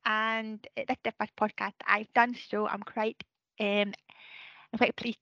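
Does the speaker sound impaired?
Yes: deafness; hearing impairment with visual impairment, uses communication support workers, uses visual impairment software; attends audiology appointments, uses communication support workers to follow conversations; hearing impairment sometimes affects speech, sometimes talks too fast, unsure how loud or quiet.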